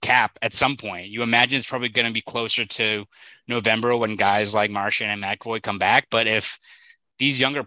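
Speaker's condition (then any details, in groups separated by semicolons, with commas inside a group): No condition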